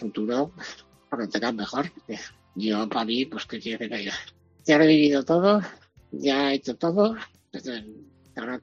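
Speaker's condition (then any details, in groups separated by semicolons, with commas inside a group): Duchenne muscular dystrophy; diagnosed at age 6 by biopsy at Hospital San Juan de Dios, childhood walking difficulty and falls, scoliosis surgery in adolescence; age 43, fully dependent for eating, washing, dressing, going out, needs breathing assistance; Aragonese Maño intonation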